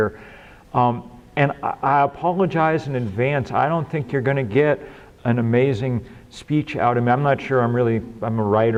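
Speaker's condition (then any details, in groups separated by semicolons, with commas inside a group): No condition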